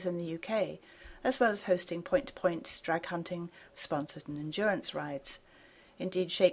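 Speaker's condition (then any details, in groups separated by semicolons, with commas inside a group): No condition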